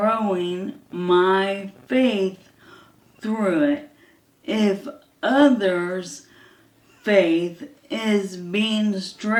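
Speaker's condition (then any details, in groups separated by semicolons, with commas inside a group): ALS; hand onset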